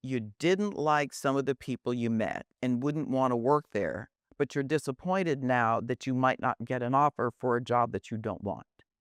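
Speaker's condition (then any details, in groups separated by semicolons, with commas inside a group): No condition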